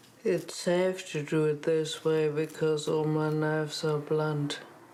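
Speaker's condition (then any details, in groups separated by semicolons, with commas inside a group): Severe traumatic brain injury; right-sided ataxia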